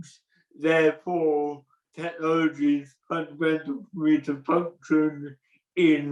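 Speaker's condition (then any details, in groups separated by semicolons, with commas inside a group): Cerebral palsy; present from birth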